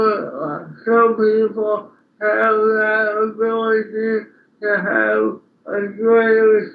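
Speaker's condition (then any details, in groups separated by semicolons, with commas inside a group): Speech impairment after birth surgery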